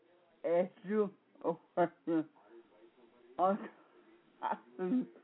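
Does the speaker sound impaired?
Yes: speech impediment; disability; voice affected by disability.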